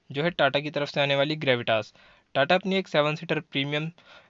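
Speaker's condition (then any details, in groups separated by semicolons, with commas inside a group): No condition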